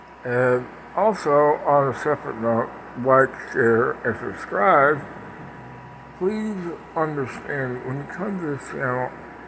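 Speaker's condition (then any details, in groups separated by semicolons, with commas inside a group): Parkinson's; speech impediment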